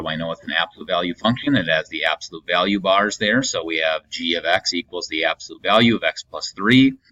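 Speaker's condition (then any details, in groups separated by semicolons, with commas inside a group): No condition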